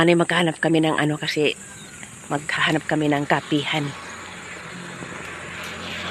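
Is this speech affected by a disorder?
No.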